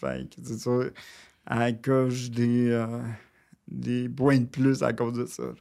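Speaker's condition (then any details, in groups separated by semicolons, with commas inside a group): Cerebral palsy; brain damage, near quadriplegic, full use of left arm only, sensation preserved, wheelchair user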